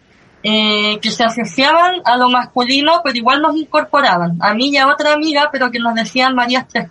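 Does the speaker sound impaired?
Yes: cleft lip and palate; since early childhood, fissure present in kindergarten.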